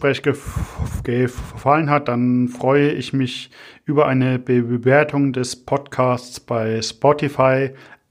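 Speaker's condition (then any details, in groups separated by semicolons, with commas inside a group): Stuttering; developmental, lifelong, possibly inherited, father stuttered, brother fluent, logopedic speech therapy, constant since second grade; word and syllable repetitions, frequent fillers like äh and ähm; repeated sounds, prolonged sounds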